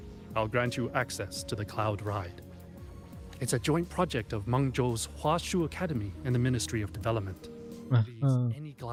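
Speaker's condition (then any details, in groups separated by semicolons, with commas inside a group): No condition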